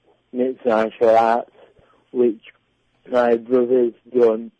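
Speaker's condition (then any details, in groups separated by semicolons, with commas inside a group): Cerebral palsy; walked with walking frame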